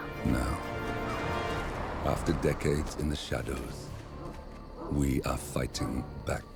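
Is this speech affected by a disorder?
No.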